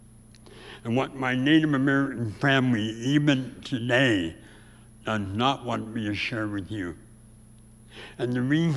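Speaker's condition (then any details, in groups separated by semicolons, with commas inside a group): Severe speech impediment; about age 84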